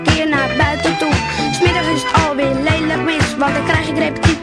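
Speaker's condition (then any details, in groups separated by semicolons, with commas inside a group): No condition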